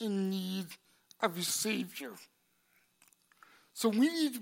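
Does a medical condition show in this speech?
Yes: cerebral palsy; congenital.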